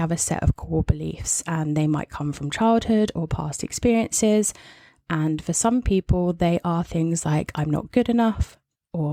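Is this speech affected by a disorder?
No.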